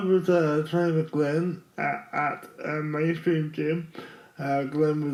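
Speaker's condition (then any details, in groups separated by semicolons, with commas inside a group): Cerebral palsy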